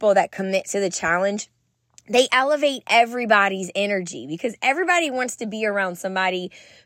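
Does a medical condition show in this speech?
No.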